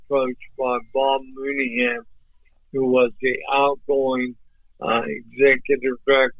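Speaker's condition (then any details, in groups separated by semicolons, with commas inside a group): ALS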